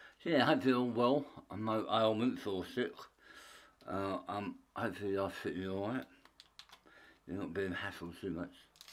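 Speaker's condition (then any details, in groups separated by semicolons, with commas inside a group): Tongue cancer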